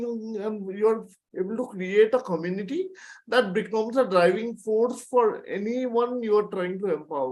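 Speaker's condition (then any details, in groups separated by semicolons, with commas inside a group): Cerebral palsy; from birth, four major surgeries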